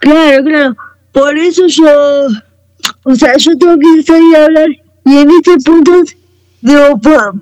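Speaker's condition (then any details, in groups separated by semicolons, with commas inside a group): Cerebral palsy; wheelchair user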